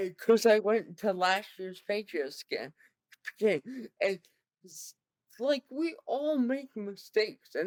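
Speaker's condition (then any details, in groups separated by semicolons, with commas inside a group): Cerebral palsy; present from birth, severe; about 22 years since birth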